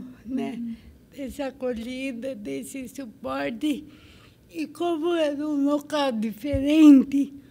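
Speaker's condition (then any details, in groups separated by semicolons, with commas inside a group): Cerebral palsy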